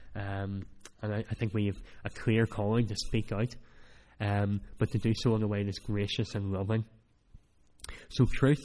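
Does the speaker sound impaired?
Yes: cleft palate; speech not that clear at times.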